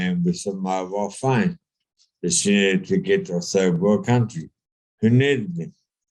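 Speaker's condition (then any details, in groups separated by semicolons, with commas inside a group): Brain injury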